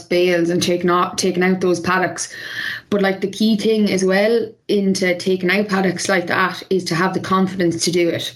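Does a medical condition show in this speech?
No.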